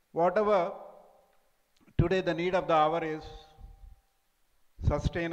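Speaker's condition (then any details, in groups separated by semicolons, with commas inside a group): No condition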